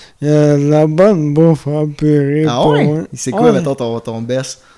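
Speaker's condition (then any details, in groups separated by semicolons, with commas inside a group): Amyotrophic lateral sclerosis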